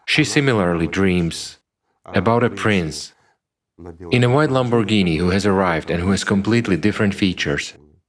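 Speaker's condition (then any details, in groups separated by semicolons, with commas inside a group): No condition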